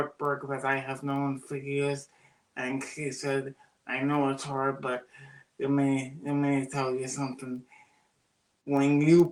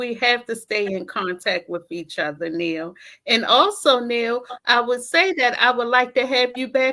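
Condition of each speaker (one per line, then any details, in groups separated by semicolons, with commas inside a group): Cerebral palsy; birth oxygen deprivation
No condition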